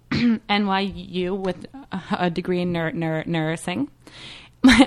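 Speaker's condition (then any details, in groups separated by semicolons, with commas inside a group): Stuttering; had stuttering therapy; openly discloses stuttering in job interviews; sometimes fluent when disclosing, slows down to explain stuttering to listeners; repeated sounds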